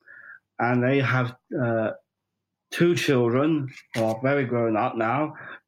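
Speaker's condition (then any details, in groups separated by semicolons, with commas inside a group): Down syndrome; 45 years old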